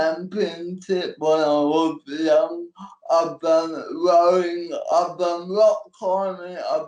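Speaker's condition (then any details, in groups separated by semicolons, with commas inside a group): Cerebral palsy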